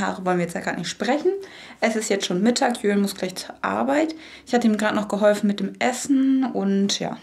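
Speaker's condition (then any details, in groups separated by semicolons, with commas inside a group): No condition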